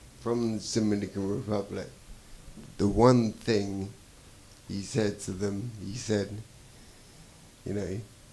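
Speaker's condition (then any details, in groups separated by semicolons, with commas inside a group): Traumatic brain injury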